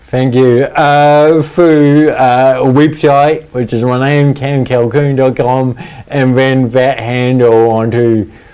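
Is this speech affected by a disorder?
Yes: cerebral palsy; speech impediment.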